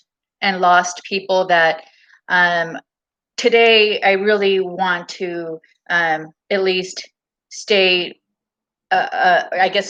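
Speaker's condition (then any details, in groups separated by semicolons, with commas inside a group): No condition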